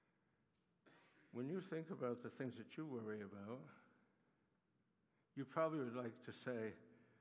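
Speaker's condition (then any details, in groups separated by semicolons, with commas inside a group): Parkinson's disease; Parkinson's attacks muscles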